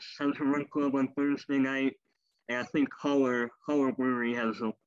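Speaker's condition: Cleft lip and palate; elective leg amputations

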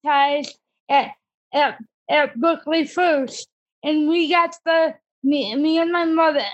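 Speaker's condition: Cerebral palsy; disability since childhood

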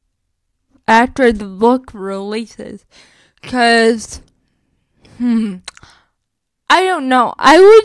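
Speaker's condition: Cerebral palsy; chronic illness and disability

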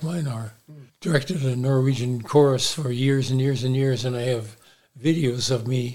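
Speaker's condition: Parkinson's disease; weak shoulder

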